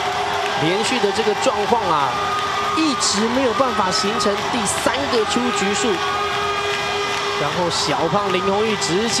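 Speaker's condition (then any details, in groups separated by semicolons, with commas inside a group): No condition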